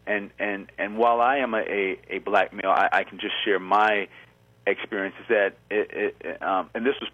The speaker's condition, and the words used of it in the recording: Stuttering. In my own life, for instance, I am a congenital stutterer, have been that way for the last 50 years of my life, and I am 50 years old.